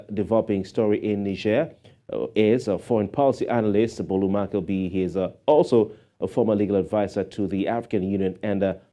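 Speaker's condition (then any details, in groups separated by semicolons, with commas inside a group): No condition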